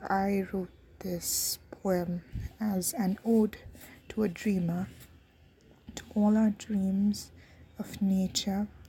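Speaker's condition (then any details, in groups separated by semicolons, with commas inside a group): No condition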